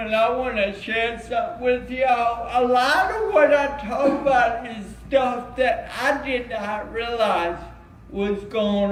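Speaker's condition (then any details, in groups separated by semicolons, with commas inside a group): Cerebral palsy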